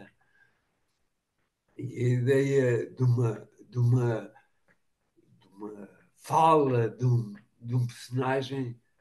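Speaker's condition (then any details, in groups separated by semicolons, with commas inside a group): Machado-Joseph disease (sca3)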